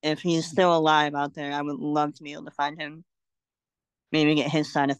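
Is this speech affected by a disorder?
Yes: cleft lip and palate; congenital.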